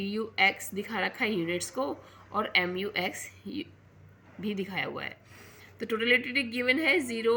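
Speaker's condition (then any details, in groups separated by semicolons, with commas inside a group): No condition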